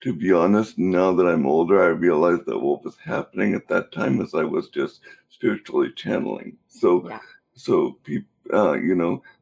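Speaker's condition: Cerebral palsy; cerebral palsy since birth, affects muscles and nerves, unable to walk

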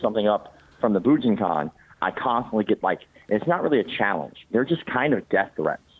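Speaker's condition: Cleft palate; congenital

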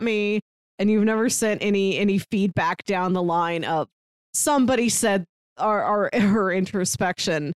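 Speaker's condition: No condition

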